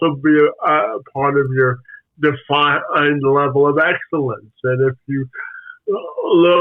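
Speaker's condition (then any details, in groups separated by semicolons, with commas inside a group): Spastic quadriplegic cerebral palsy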